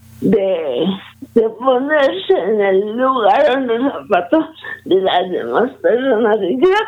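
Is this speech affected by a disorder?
Yes: cerebral palsy; some difficulty speaking, still able to speak.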